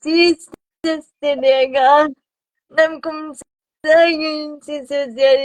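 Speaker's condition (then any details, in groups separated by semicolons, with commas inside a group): Cerebral palsy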